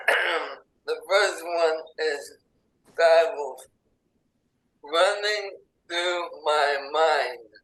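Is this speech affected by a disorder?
Yes: ALS; burning in lungs.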